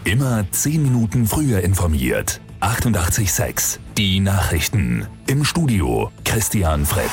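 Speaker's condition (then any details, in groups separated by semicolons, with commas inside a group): No condition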